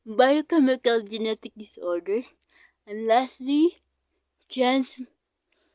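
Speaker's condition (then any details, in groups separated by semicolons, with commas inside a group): Cerebral palsy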